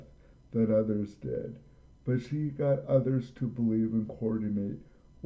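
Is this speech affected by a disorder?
Yes: cerebral palsy.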